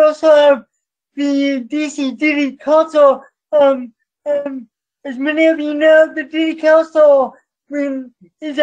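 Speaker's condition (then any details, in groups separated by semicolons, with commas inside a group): Cerebral palsy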